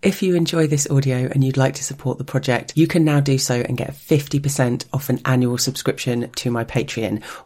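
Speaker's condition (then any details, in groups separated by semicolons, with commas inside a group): No condition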